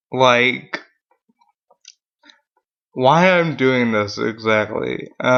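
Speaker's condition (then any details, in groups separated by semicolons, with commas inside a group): Cerebral palsy; mild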